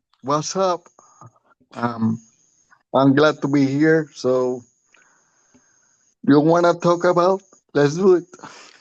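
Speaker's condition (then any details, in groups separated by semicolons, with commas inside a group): Cerebral palsy; since five months old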